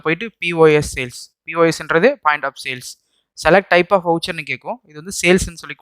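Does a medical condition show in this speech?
No.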